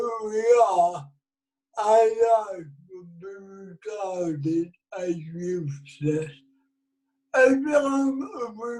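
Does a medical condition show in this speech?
Yes: cerebral palsy; affects speech.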